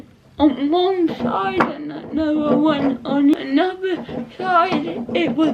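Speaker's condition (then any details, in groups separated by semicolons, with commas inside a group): Cerebral palsy; not quadriplegic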